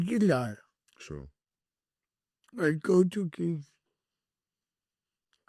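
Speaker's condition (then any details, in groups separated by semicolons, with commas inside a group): Cerebral palsy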